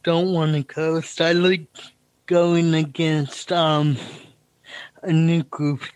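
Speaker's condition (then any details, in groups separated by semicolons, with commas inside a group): Cerebral palsy; noticeable speech impediment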